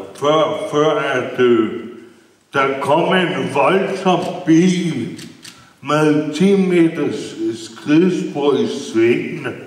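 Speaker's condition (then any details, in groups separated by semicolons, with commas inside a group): Brain injury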